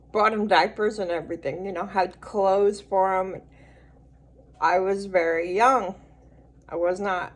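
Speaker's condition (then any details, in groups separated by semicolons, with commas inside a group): Cerebral palsy; speech noticeably atypical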